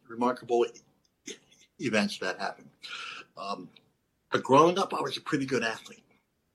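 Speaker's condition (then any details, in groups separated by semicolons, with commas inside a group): Cleft lip and palate; not fully formed at birth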